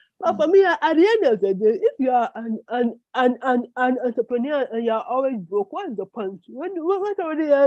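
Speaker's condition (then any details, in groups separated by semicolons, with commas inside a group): Cerebral palsy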